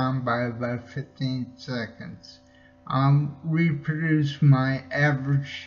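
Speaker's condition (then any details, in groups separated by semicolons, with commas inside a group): Multiple sclerosis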